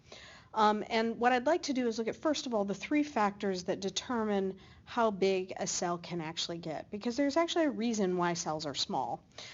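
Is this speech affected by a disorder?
No.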